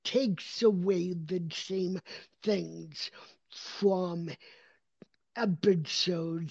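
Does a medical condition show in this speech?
Yes: cerebral palsy; developmental, onset before three, non-progressive, motor impairment, speech impediment only visible sign, extensive speech therapy; speaker unsure whether condition is audible in speech, calls it accent.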